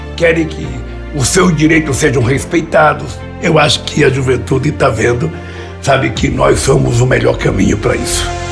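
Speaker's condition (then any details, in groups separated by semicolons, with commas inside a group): No condition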